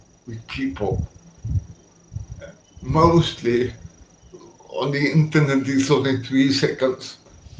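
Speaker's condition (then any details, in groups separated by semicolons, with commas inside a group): Cerebral palsy; speaks differently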